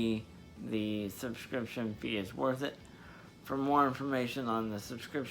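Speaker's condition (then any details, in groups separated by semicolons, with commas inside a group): Cerebral palsy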